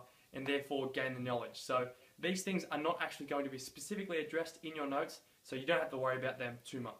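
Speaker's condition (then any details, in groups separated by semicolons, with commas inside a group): No condition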